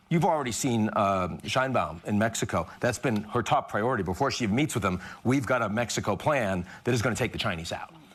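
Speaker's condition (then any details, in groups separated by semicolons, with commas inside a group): No condition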